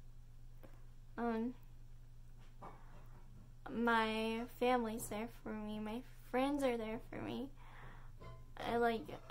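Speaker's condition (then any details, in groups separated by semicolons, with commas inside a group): Cerebral palsy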